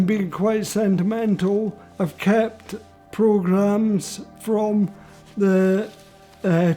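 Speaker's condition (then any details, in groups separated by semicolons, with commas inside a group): Motor neurone disease; progressive gradual decline, about a year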